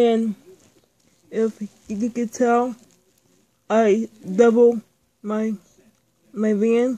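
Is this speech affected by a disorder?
Yes: speech impairment.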